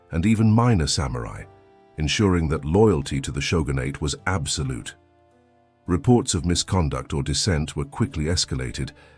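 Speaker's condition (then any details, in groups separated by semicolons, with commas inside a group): No condition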